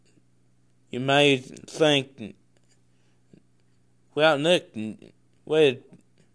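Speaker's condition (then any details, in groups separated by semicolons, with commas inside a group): Cerebral palsy; congenital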